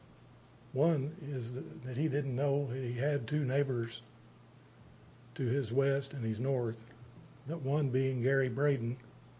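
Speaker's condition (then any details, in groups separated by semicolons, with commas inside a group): Parkinson's disease; stage 3; not speaking too fast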